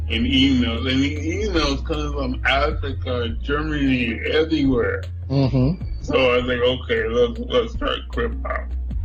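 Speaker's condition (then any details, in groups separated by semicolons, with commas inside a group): Cerebral palsy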